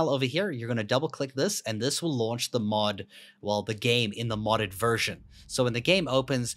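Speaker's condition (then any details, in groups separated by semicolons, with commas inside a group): No condition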